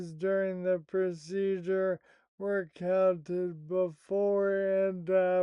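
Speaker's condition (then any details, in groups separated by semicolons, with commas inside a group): Primary lateral sclerosis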